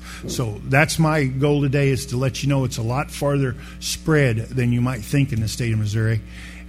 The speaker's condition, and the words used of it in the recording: None; typical speech.